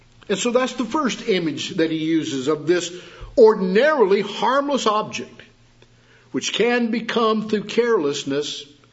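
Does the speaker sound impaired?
No.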